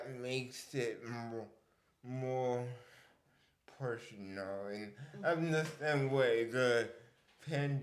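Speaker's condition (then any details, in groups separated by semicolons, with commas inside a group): Cerebral palsy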